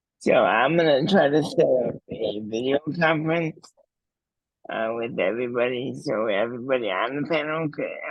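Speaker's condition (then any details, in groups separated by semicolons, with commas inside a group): Cerebral palsy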